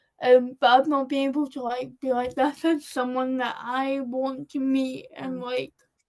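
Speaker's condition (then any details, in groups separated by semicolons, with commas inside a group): Cerebral palsy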